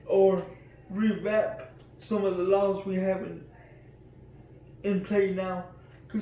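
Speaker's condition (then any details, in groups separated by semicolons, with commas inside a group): Cerebral palsy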